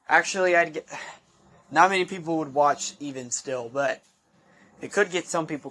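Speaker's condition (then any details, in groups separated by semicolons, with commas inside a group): No condition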